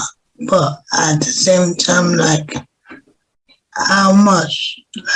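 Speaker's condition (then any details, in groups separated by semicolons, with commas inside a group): Cerebral palsy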